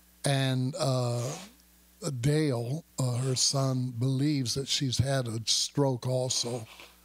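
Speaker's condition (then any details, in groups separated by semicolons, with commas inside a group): No condition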